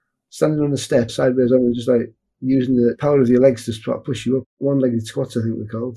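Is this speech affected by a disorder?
Yes: Parkinson's; freezing of gait, stumbling and falls, posture affected, mild onset symptoms, two years of tests, slow progression; sees neurophysiotherapist, park run group, walking football, one-legged squats for leg strength; has attended speech therapy classes.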